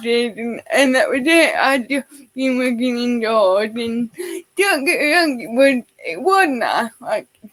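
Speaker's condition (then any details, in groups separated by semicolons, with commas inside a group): Cerebral palsy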